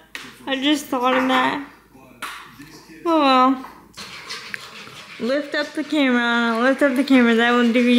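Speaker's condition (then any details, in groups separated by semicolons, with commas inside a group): Cerebral palsy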